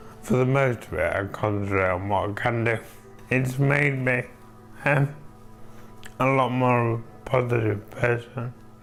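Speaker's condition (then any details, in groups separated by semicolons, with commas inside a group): Motor neurone disease; three years after diagnosis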